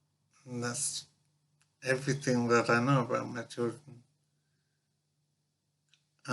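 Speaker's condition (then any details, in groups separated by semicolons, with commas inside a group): Brain injury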